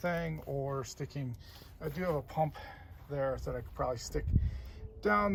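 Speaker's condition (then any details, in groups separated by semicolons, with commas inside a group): No condition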